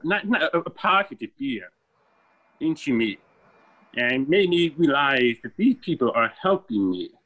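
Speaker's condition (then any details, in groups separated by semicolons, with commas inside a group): Deafness, born deaf; congenital deafness, mainstreamed under IDEA policy, same itinerant teacher first through 12th grade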